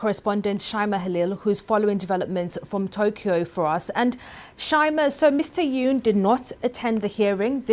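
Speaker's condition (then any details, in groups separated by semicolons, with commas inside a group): No condition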